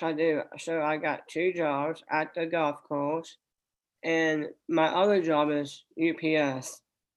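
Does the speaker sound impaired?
Yes: Down syndrome; extra chromosome, diagnosed after birth, no prenatal amnio.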